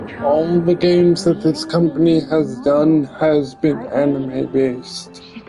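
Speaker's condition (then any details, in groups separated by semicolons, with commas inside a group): Cerebral palsy; limbs affected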